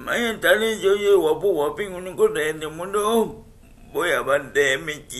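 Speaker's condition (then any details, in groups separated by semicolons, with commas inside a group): Cerebral palsy; wheelchair user; speech affected by condition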